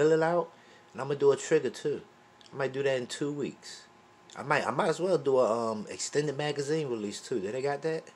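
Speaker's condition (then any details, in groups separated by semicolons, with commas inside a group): No condition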